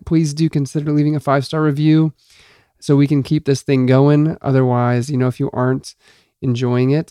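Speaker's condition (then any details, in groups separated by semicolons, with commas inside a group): No condition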